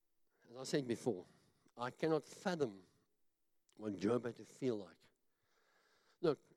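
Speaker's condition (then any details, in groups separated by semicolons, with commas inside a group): Cleft palate; talks funny, self-described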